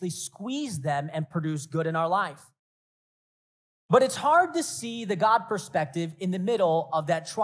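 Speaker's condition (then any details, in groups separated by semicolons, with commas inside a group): No condition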